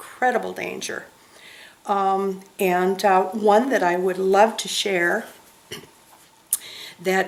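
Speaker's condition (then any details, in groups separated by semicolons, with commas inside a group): No condition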